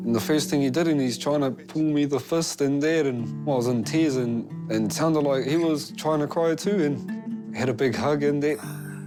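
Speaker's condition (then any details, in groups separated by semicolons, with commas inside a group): No condition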